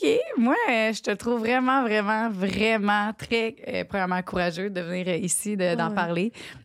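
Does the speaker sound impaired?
No.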